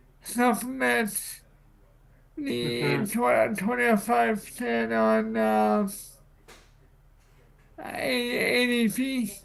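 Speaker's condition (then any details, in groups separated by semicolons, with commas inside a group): Cerebral palsy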